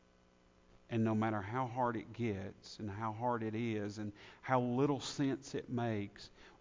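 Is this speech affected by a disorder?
No.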